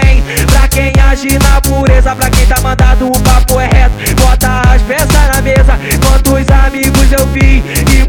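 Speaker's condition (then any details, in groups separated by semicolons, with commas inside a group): No condition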